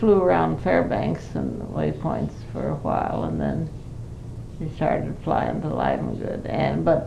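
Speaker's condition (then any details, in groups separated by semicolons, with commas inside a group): Parkinson's; Parkinson's for 5 years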